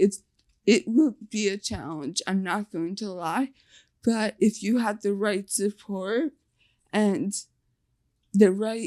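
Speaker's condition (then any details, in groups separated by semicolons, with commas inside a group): Facial paralysis (nf2-swn)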